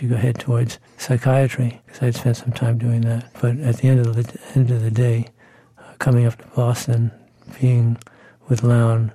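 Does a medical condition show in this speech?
Yes: Parkinson's disease; possible REM sleep signs about ten years earlier, handwriting became illegible; voice once decent, now fuzzy.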